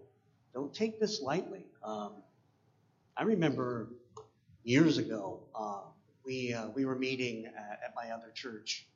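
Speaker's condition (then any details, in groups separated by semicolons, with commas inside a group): Cleft palate; congenital cleft palate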